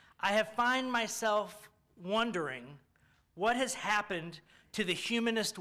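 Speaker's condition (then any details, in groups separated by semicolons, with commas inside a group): No condition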